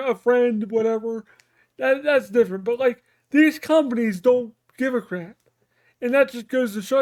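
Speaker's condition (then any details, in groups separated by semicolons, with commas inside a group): Cerebral palsy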